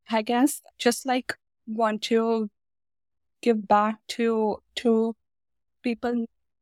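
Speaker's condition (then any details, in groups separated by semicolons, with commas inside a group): Stutter; stutter diagnosed at age 5, increased with age, about 20 speech therapists in childhood, paid for cure scam; ongoing speech therapy, goals self-acceptance and disclosure, work accommodation to type in meeting chat, read aloud by others; not mild stutter, speaks short remarks, types longer ones, bad days block even two sentences; repeated words, blocks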